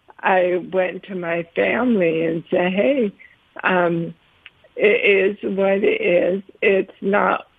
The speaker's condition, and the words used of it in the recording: ALS (motor neuron disease). And your message was even stronger than your voice.